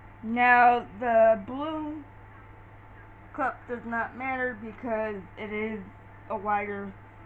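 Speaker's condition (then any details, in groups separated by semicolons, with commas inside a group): Cerebral palsy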